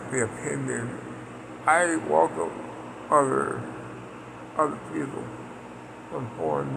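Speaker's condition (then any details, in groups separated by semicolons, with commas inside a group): Parkinson's; speech impediment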